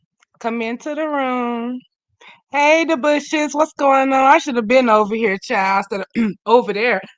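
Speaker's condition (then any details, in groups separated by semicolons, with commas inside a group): No condition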